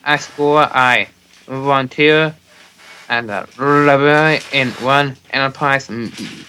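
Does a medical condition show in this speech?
Yes: Down syndrome.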